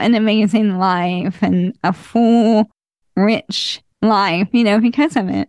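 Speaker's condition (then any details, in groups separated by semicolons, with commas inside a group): ALS; fatal disease without cure, continual loss of abilities, described as dying from it; voice changing and declining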